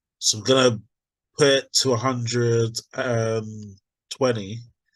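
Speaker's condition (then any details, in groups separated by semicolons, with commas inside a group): No condition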